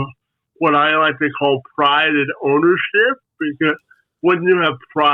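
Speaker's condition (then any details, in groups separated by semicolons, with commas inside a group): Spastic quadriplegic cerebral palsy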